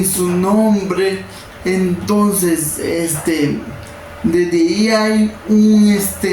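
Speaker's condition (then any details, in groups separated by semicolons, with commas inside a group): Cerebral palsy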